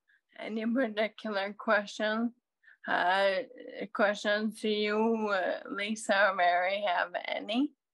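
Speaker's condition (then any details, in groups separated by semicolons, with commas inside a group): Friedreich's ataxia; diagnosed 15 years ago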